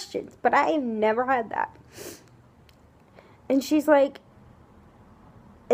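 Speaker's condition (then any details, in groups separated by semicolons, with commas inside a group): Cerebral palsy, spastic, severe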